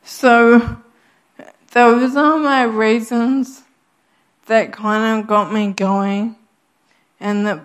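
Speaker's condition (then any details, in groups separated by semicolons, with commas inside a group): Friedreich's ataxia; degenerative, gets worse over time, spinal surgery at 13 for curved spine; cannot speak if quiet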